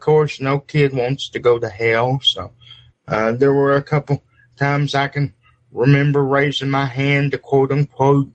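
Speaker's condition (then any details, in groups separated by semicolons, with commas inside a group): Cerebral palsy; uses electric wheelchair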